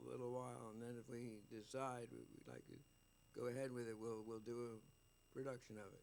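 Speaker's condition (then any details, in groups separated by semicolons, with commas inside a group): Parkinson's disease; attends exercise program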